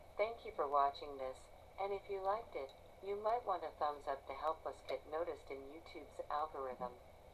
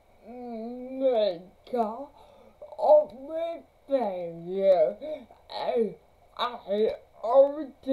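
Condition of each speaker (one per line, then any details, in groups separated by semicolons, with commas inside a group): No condition
Cerebral palsy; since birth, difficult birth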